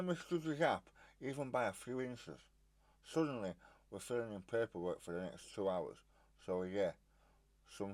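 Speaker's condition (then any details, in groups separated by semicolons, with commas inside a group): Stage 4 tongue cancer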